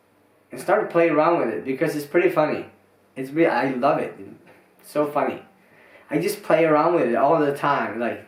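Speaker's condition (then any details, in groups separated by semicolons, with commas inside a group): No condition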